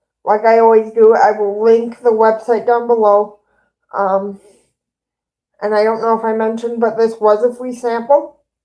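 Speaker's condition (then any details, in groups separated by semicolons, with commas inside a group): Cerebral palsy; both hands affected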